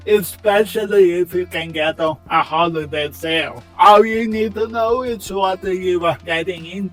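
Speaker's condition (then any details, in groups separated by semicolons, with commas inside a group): Cerebral palsy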